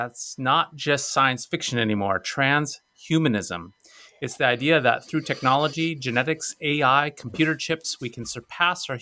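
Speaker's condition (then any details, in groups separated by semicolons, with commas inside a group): No condition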